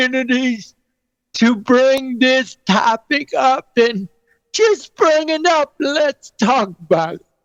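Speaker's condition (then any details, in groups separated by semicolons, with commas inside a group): Cerebral palsy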